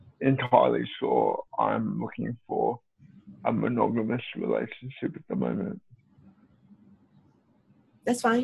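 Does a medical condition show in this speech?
Yes: cerebral palsy.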